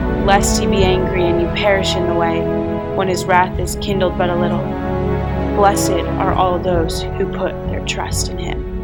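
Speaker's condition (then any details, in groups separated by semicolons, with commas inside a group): No condition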